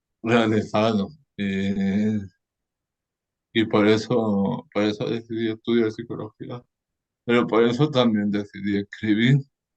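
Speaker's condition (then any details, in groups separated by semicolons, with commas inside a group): Cerebral palsy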